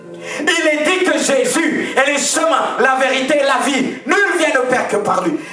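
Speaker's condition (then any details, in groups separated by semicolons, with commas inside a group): No condition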